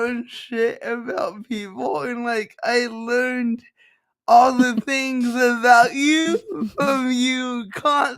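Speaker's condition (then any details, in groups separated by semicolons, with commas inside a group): Cerebral palsy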